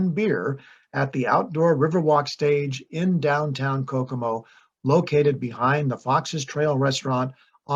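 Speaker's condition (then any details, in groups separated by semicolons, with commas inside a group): No condition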